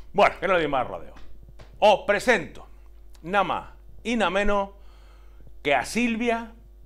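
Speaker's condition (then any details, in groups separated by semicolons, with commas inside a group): No condition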